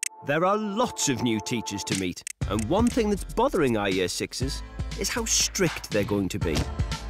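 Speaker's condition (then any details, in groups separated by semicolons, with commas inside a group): No condition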